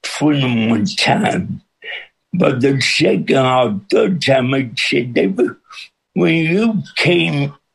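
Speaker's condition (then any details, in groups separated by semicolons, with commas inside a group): Cerebral palsy with speech impediment; cerebral palsy since birth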